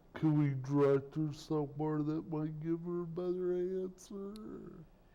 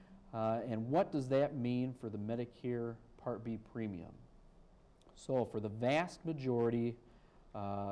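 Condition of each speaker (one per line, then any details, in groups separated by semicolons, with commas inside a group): Cerebral palsy; present from birth; speech impairment
No condition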